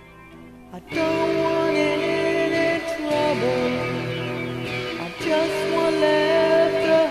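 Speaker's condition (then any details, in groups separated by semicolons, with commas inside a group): No condition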